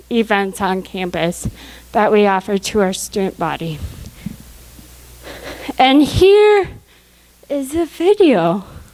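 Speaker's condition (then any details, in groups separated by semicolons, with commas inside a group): Cerebral palsy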